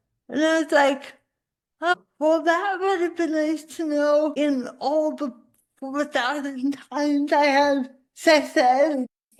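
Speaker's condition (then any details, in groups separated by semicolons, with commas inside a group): Cerebral palsy; spasticity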